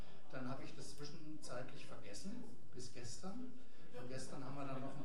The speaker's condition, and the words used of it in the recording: None; typical speech.